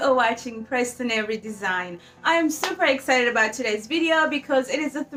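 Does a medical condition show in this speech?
No.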